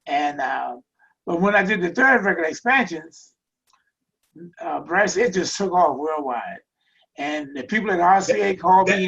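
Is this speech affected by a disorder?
No.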